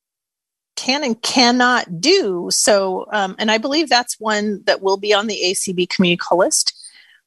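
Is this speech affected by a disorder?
No.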